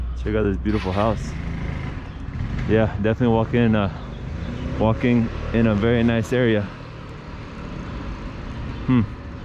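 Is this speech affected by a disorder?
No.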